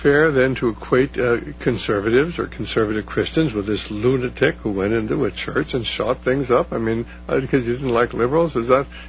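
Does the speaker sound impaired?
No.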